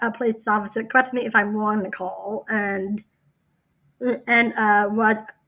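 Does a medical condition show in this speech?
Yes: Down syndrome.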